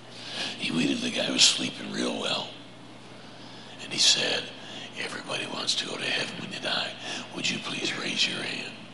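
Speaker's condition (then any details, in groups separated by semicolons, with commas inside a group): Laryngeal cancer; deep raspy 'Batman voice'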